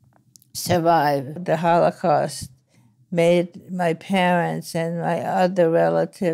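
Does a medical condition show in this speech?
Yes: Parkinson's disease; word-finding difficulty.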